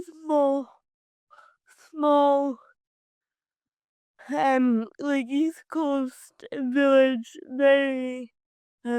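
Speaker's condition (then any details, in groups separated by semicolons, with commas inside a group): Cerebral palsy; from birth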